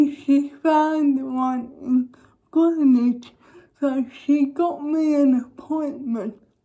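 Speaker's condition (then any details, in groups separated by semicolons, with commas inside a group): Cerebral palsy; uses feeding aid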